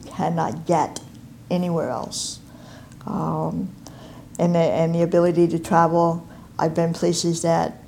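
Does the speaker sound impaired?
Yes: cleft palate and cleft lip; congenital.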